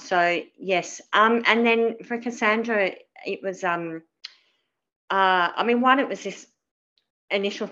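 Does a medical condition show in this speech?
Yes: cleft palate; c for communication skills in primary school.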